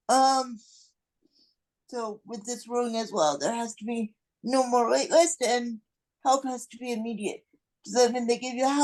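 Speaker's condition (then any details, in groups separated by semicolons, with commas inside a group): Cerebral palsy; non-progressive, will not improve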